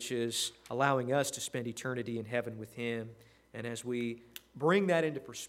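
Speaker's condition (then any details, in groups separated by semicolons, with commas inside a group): No condition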